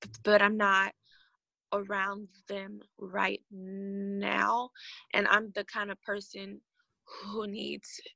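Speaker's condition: Stuttering; long-standing stutter, years of speech therapy, severe stuttering and painful speeches in high school, not cured; two new techniques since The Steve Harvey Show, where Steve Harvey helped her speak fluently; less stuttering when unobserved, with close friends, or arguing, more when upset; prolonged sounds

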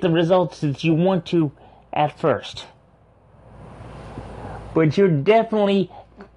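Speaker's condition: Cerebral palsy; legal blindness

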